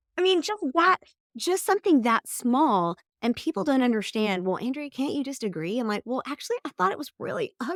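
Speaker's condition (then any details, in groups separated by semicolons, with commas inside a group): No condition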